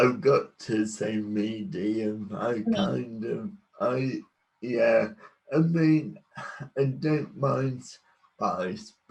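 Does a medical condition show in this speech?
Yes: cerebral palsy.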